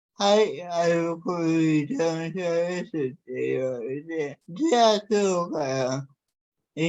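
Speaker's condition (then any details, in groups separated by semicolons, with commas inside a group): Cerebral palsy; severe, uses a wheelchair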